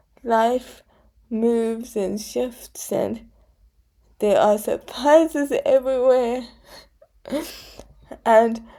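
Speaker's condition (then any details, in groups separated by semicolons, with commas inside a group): Cerebral palsy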